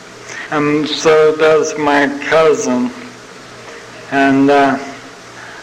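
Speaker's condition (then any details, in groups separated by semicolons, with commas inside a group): ALS (Lou Gehrig's disease); terminal, young onset, first sign abnormal walking; sounds like having had a couple of drinks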